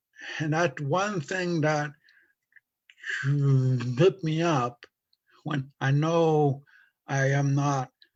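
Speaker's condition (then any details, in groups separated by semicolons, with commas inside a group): Stutter from brain injury; mild cerebral palsy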